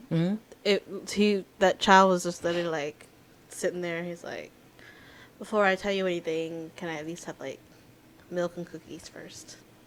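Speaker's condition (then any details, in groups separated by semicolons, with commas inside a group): No condition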